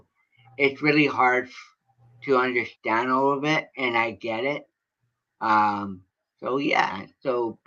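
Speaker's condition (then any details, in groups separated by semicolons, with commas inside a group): Cerebral palsy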